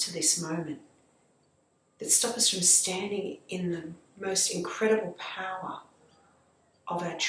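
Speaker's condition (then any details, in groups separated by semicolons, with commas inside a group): No condition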